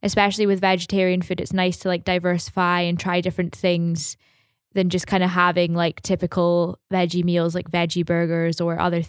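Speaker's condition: No condition

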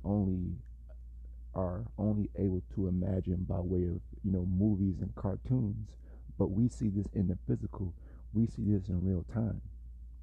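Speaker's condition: No condition

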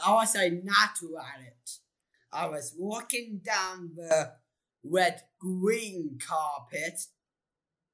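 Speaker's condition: Down syndrome

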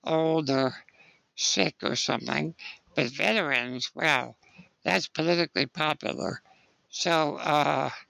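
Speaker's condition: Spinal muscular atrophy; age 60

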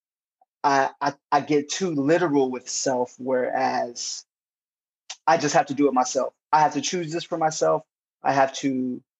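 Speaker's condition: Stuttering; sometimes stutters, freezes up, starts sentences then holds them back; repeated words, prolonged sounds

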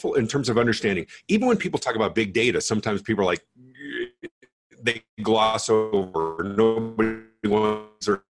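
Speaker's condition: No condition

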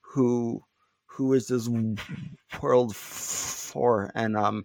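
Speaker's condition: Stuttering; little stuttering during this recording; repeated words, prolonged sounds

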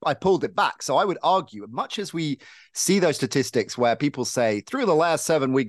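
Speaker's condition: No condition

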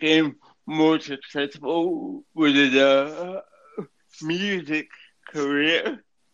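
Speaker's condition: Cerebral palsy; affects speech

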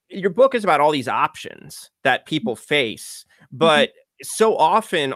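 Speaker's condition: No condition

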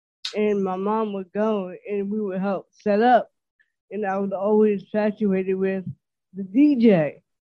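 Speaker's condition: Dysarthria; speech impediment, milder than typical dysarthria, understandable, working on it, host notes listeners may notice

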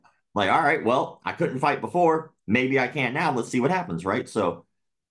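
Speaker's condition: Cleft lip and palate; present from birth; speech impediment still present

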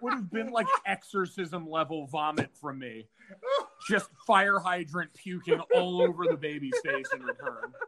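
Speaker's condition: No condition

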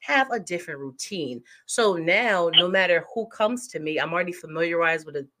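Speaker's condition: No condition

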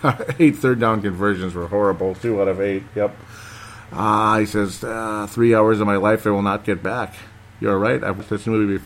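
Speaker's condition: No condition

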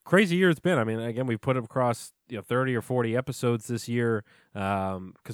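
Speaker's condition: No condition

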